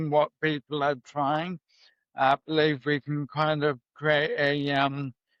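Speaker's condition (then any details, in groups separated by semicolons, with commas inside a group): MND; clonus causing leg shaking; voice may sound shaky from clonus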